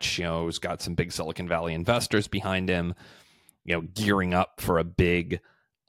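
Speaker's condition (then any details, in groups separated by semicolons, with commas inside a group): No condition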